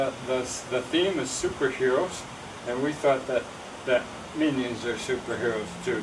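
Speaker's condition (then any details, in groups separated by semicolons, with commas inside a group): ALS, slowly progressive; power wheelchair, no tracheostomy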